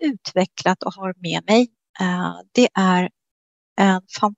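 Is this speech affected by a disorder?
No.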